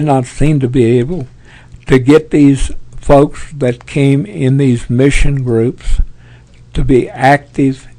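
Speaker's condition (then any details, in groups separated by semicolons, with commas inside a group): Parkinson's; tremors as early symptom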